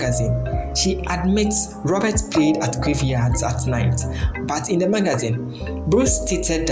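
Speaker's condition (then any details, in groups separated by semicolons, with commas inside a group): No condition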